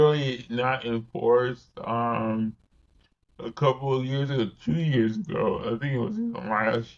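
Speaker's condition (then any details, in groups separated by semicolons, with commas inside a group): Cerebral palsy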